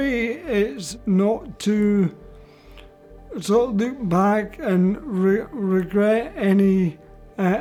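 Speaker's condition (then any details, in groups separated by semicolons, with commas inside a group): Motor neurone disease; progressive gradual decline, about a year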